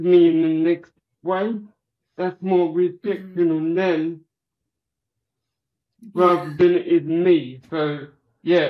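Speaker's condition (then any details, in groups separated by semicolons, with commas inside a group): Cerebral palsy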